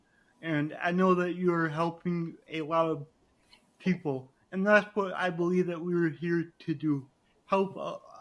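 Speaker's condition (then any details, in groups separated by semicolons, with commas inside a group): Cerebral palsy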